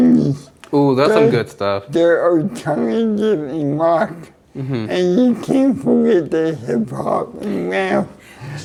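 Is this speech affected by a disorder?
Yes: cerebral palsy; neck surgery went badly.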